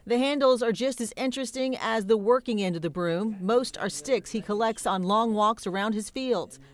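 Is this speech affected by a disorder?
No.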